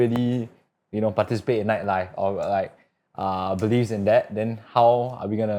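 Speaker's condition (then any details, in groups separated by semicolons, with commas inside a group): No condition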